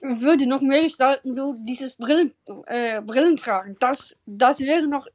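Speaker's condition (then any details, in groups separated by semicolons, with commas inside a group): Down syndrome, Trisomie 21; congenital, from birth, several diagnoses at birth, nearly 3 months in hospital after birth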